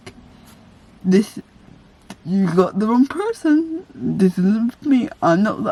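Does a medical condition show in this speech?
Yes: cerebral palsy.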